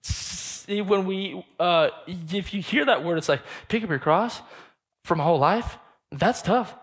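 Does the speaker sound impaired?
Yes: stutter; here prolonged sounds.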